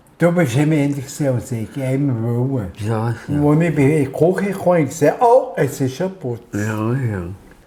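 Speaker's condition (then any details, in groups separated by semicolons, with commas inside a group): Multiple sclerosis; wheelchair user; needs help at home, lifted at night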